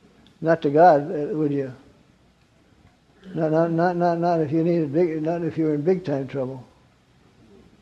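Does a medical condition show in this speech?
Yes: Parkinson's; wakes at night.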